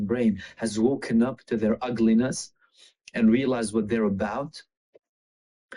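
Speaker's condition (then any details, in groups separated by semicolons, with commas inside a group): No condition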